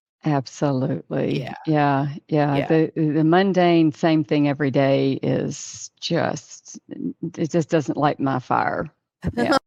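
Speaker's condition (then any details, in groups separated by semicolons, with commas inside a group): No condition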